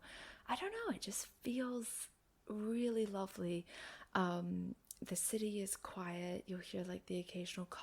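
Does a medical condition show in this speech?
No.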